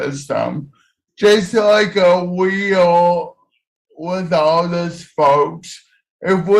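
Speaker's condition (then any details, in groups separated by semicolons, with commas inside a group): Cerebral palsy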